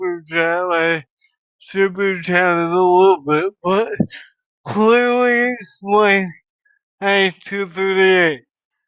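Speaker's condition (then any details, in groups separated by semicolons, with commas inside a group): Cerebral palsy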